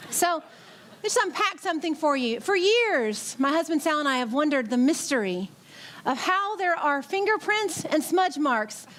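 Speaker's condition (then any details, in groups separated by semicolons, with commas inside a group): No condition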